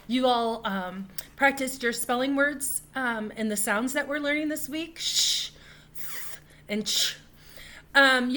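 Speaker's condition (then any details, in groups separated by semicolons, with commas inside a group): No condition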